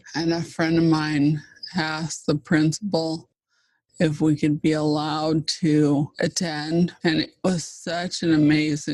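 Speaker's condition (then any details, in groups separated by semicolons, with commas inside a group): ALS (Lou Gehrig's disease); fast progressing form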